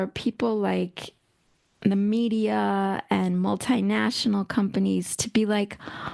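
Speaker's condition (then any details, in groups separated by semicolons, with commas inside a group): No condition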